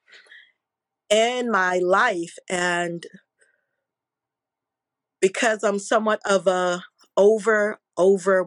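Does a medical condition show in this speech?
Yes: stuttering; adjusting to it, traumatic brain injury from car accident; here repeated sounds, blocks.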